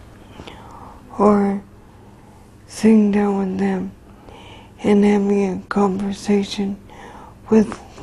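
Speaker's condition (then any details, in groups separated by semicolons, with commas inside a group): Traumatic brain injury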